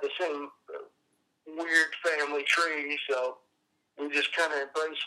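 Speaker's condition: Cerebral palsy; appearance likened to Parkinson's

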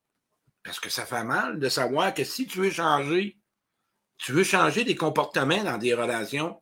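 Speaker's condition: No condition

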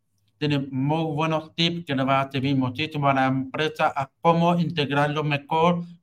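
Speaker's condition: Hearing loss with cochlear implant; new operating system connects implant to computer

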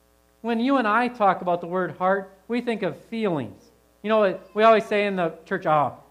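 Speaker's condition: No condition

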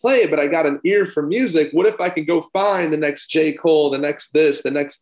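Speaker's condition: No condition

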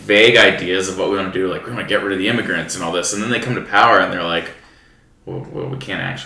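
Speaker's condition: No condition

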